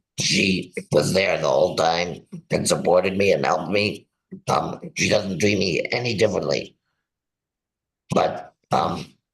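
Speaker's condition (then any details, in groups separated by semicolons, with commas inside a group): Laryngectomy; two and a half years since surgery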